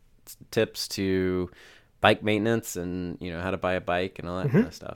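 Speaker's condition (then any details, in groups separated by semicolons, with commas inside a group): No condition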